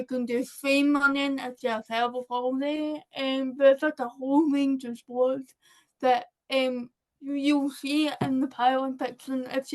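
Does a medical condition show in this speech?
Yes: cerebral palsy.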